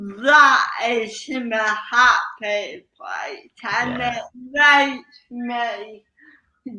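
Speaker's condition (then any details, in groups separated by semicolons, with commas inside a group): Cerebral palsy; slow speech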